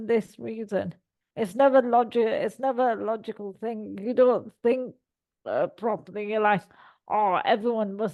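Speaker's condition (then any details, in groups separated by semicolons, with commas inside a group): Cerebral palsy; all four limbs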